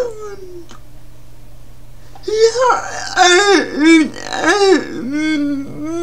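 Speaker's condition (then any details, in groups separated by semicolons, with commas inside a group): Cerebral palsy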